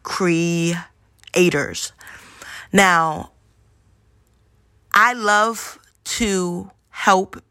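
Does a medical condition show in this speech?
Yes: stuttering; traumatic brain injury causing word-finding difficulty; stumbles on some words, amount varies, word comes eventually, forgets words when distracted or overly tired; here prolonged sounds, blocks.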